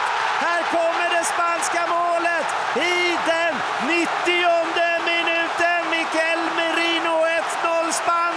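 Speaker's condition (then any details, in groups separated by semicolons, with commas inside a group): No condition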